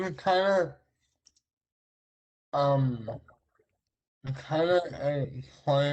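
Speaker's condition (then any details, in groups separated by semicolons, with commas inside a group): Traumatic brain injury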